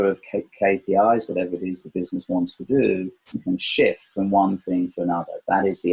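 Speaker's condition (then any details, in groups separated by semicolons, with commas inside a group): No condition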